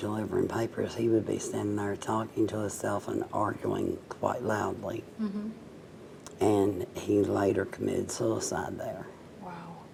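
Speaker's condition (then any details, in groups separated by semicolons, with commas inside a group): Cerebral palsy, mild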